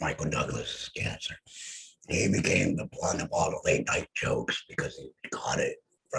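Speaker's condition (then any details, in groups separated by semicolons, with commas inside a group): Head and neck cancer; voice lost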